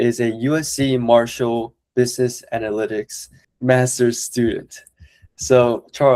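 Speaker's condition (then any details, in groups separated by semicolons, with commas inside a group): No condition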